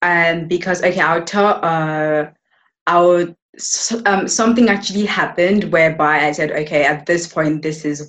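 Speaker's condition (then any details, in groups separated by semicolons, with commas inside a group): Stuttering; sometimes intense, blocks with getting stuck and unable to get words out; about three months of fluency program with Michael Williams, improved, pausing and breathing techniques; trouble introducing self fluently, nervous in new speaking situations; prolonged sounds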